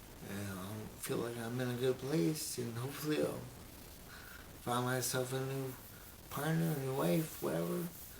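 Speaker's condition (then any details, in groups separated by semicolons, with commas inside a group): Brain injury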